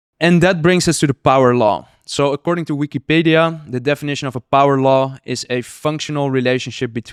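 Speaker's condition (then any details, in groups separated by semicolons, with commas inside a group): No condition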